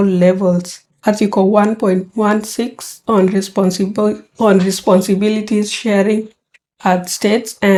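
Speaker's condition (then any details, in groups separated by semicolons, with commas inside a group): No condition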